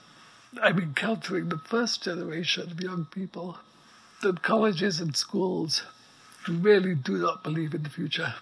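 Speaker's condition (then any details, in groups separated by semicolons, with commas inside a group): ALS; plastic nasal breathing pump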